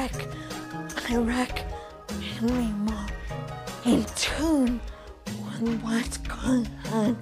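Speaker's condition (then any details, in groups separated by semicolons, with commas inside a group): Traumatic brain injury; caused by traffic crash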